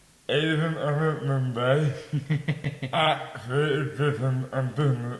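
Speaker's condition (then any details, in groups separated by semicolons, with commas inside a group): Dystonia; mouth impairment affects speech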